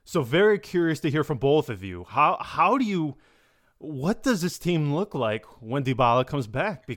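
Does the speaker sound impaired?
No.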